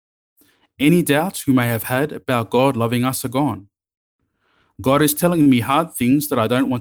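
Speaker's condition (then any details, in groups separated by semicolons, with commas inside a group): No condition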